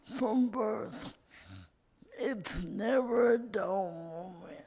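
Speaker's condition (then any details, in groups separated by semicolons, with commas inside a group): Cerebral palsy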